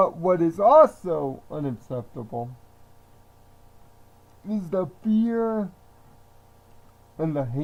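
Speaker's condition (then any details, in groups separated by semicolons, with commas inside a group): Cerebral palsy; from birth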